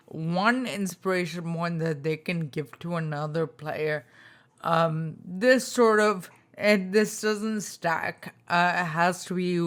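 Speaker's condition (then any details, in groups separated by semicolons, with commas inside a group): Spinocerebellar ataxia type 2, SCA2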